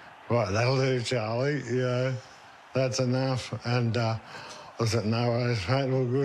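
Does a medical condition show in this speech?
Yes: motor neurone disease; speech now affected, swallowing and talking still possible.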